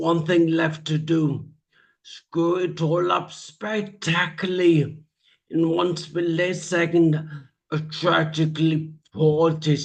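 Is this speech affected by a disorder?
Yes: traumatic brain injury; speech.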